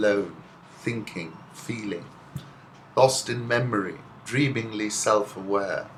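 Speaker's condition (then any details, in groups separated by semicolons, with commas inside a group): No condition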